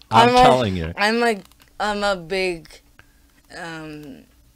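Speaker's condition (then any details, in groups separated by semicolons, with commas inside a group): Cerebral palsy; born premature; talking is a struggle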